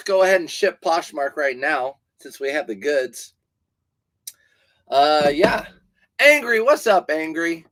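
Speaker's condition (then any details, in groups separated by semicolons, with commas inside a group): No condition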